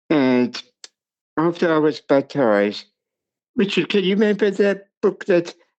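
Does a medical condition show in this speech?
Yes: cerebral palsy; speech impairment.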